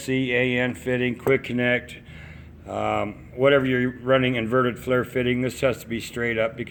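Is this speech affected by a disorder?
No.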